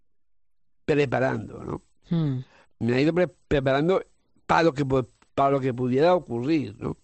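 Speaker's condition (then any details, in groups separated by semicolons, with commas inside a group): Down syndrome; congenital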